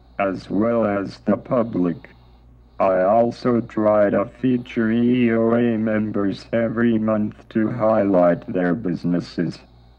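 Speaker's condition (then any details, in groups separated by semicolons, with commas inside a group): Traumatic brain injury; injury at age 10; over 30 years since injury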